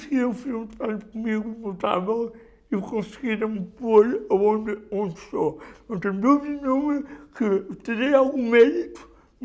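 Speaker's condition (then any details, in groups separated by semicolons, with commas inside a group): Cerebral palsy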